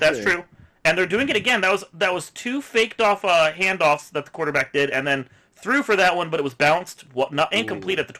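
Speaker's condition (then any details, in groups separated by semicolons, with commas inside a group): No condition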